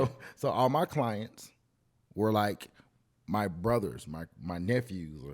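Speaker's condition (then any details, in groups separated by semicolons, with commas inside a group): No condition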